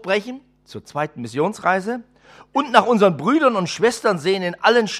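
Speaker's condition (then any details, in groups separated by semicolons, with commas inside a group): No condition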